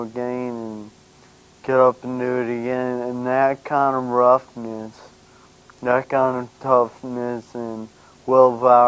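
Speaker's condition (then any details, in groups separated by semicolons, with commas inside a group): Brain injury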